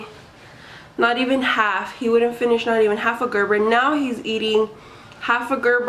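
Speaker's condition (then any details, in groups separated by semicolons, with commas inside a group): No condition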